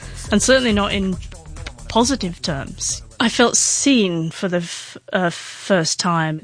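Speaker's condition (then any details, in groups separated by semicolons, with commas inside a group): Stutter (stammer); stammer noticed around starting school, still present as adult; still stammers now, blocks when asking for things in shops; difficulty getting some words out; prolonged sounds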